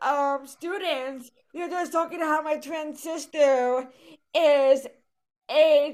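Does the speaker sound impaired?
Yes: cerebral palsy; brain bleed at quadruplet birth, right side weaker, limp, crooked right hand, electric wheelchair for travel; voice affected, speaks with accent.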